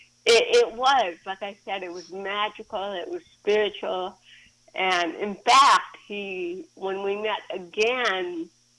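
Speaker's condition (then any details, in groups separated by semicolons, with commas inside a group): Cerebral palsy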